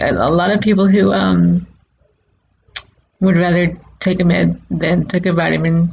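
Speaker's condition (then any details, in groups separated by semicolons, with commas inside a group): Cerebral palsy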